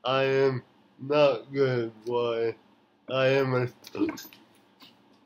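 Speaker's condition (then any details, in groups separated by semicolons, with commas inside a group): Cerebral palsy; since birth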